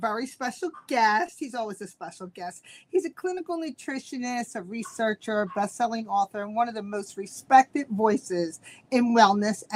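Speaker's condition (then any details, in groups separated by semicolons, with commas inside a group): No condition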